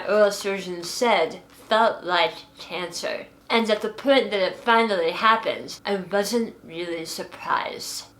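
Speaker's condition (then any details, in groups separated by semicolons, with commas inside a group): Hemi-glossectomy for oral cancer; hemiglossectomy for oral cancer, flap, tongue tethered to cheek; voice dramatically changed, lisp, ongoing speech and eating issues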